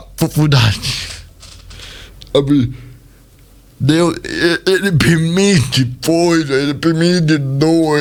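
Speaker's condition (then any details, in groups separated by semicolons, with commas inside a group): Cerebral palsy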